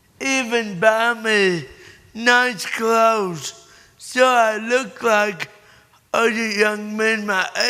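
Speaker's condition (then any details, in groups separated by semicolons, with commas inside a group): Cerebral palsy; born premature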